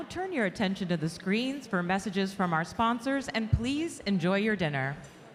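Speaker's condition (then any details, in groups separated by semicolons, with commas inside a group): No condition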